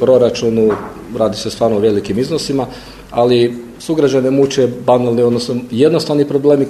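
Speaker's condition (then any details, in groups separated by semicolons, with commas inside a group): No condition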